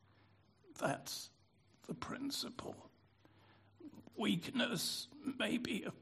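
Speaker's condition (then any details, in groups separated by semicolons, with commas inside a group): Spasmodic dysphonia; spasmodic dystonia subtype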